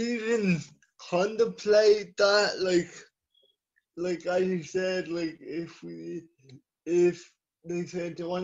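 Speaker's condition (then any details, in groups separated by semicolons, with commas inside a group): Cerebral palsy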